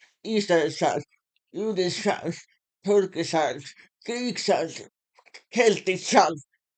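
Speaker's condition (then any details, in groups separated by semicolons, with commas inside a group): Muscular Parkinson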